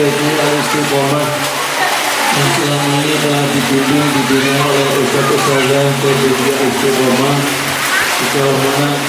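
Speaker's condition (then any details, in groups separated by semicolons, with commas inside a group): No condition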